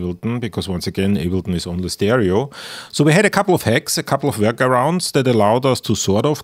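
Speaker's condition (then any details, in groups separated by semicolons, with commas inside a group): No condition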